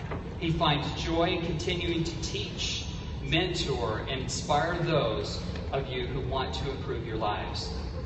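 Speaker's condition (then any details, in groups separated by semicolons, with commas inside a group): No condition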